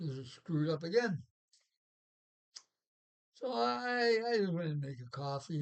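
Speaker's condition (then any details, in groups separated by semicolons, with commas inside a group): Parkinson's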